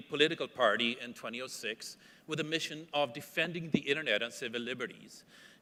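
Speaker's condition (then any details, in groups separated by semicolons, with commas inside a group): No condition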